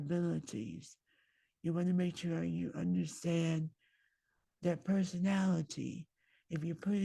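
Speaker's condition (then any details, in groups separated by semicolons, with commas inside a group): Myasthenia gravis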